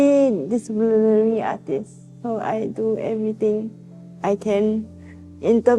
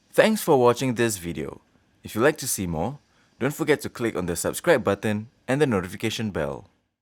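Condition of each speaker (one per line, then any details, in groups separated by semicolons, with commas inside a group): Cerebral palsy; present from birth; swallowing very hard in past
No condition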